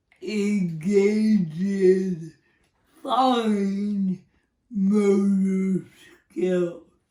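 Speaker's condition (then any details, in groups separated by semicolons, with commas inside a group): Cerebral palsy; speech impairment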